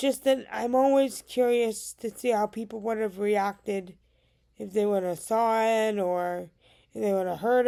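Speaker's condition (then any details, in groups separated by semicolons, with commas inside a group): Cerebral palsy; diagnosed around age 2 or 3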